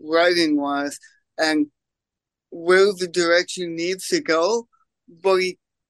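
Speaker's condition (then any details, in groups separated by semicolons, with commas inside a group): Cerebral palsy; congenital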